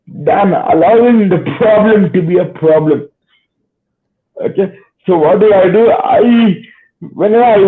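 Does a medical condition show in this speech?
Yes: cerebral palsy; spastic type.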